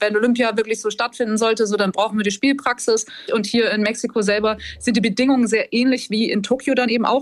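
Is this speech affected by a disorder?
No.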